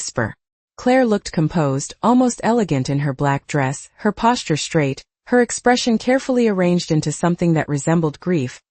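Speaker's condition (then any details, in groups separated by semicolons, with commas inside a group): No condition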